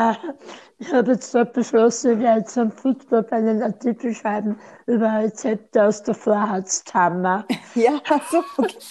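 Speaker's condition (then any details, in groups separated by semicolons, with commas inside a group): Tongue cancer surgery; onset nine years ago, considered cured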